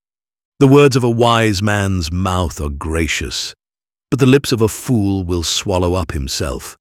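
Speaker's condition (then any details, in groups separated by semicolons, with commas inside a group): No condition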